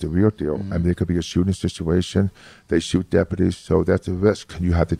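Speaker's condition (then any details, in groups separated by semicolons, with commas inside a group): Hearing loss; about 75% hearing loss from close to birth; severe speech impediment since childhood, very monotone speech, studied phonetics for inflection, improved over years, new york accent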